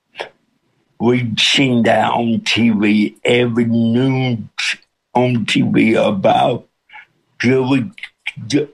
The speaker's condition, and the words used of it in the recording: Cerebral palsy. Because I'm going to turn the boy loose on stage, but nobody can understand me.